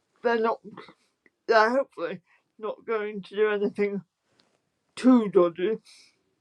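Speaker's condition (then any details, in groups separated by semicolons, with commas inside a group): Spastic quadriplegic cerebral palsy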